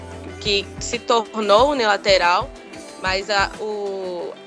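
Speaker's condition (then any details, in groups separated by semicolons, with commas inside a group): No condition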